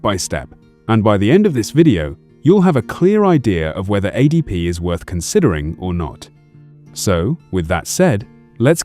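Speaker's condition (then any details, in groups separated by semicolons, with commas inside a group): No condition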